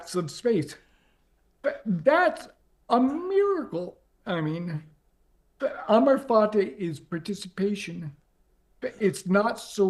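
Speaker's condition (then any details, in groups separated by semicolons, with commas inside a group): ALS; progressive, onset leg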